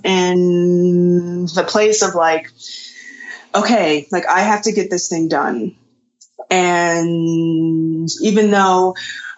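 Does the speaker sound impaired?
Yes: stuttering; stuttering since around age 3, lifelong; avoided talking to avoid stuttering, avoided saying own name around 24-25, later took up public speaking; here prolonged sounds.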